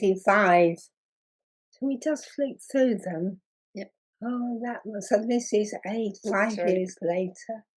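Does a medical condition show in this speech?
Yes: muscular dystrophy.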